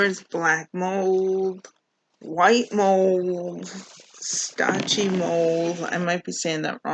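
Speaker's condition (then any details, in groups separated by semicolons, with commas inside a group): Mild cerebral palsy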